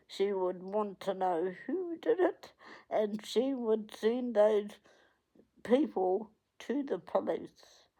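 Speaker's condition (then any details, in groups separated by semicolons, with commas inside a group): Cerebral palsy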